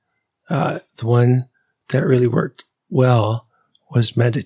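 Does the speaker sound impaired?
Yes: ALS; weakness and fasciculations at onset.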